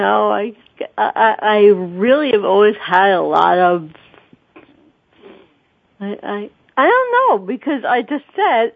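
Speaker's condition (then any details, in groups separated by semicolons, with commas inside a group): Cerebral palsy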